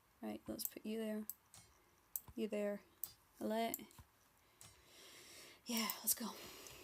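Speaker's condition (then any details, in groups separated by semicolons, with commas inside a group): No condition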